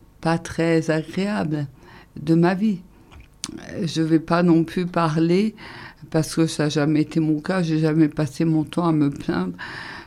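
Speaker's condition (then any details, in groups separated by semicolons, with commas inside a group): ALS (Charcot's disease); breathing difficulties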